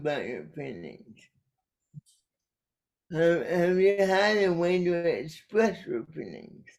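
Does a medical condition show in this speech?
Yes: cerebral palsy; caused by brainstem aneurysm.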